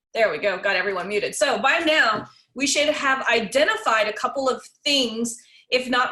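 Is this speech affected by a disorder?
No.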